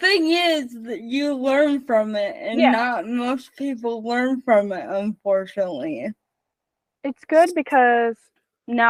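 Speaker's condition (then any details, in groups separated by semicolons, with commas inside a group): Spastic cerebral palsy, mixed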